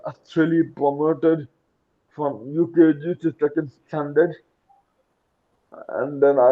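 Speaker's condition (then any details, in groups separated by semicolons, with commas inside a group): Cerebral palsy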